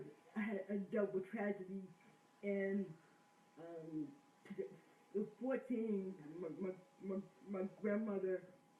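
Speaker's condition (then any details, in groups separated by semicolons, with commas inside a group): Cerebral palsy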